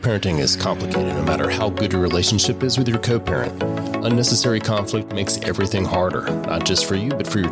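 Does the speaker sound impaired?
No.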